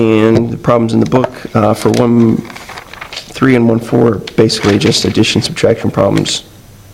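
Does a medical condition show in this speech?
No.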